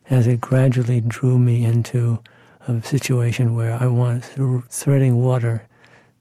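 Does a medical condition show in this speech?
Yes: Parkinson's disease; possible REM sleep signs about ten years earlier, handwriting became illegible; voice once decent, now fuzzy.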